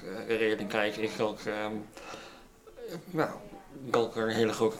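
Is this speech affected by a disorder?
Yes: cleft lip; cleft audible in way of speaking.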